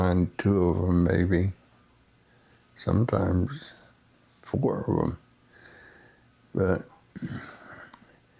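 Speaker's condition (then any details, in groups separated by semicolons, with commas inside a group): Essential tremor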